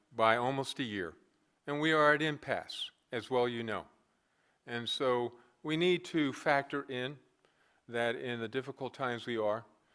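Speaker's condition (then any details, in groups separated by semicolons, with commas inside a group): No condition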